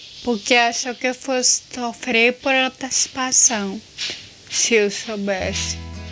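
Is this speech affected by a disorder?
Yes: Friedreich's ataxia; progressive, walking difficult when fatigued, future wheelchair.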